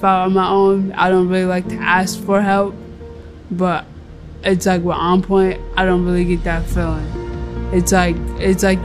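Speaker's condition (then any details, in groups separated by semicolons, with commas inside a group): Cerebral palsy; cerebral palsy with seizures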